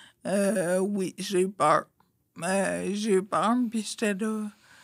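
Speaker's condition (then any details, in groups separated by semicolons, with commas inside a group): Friedreich's ataxia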